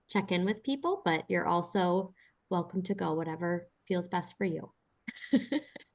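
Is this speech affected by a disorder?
No.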